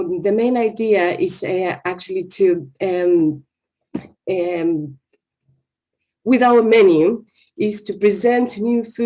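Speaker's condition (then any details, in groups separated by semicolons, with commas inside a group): No condition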